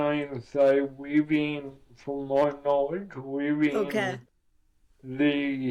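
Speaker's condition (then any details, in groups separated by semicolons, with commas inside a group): Cerebral palsy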